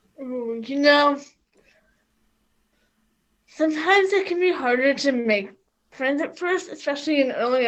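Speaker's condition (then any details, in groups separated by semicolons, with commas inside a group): Cerebral palsy; quadriplegic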